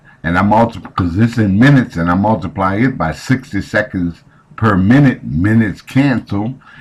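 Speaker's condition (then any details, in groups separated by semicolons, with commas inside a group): No condition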